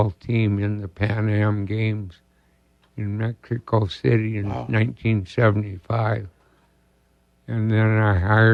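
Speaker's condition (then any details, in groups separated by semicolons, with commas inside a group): ALS; diagnosed about two years ago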